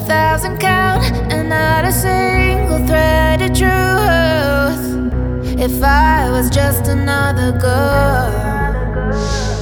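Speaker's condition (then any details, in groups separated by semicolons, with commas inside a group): No condition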